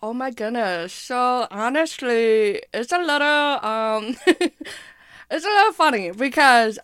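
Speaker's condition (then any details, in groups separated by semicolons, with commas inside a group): Hearing impairment with speech impairment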